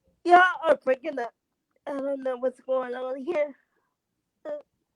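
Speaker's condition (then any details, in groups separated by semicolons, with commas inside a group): Cerebral palsy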